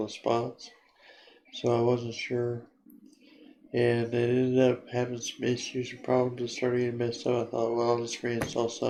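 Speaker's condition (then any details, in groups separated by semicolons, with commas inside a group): Parkinson's disease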